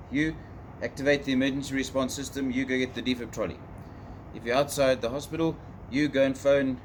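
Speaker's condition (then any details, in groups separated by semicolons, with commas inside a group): No condition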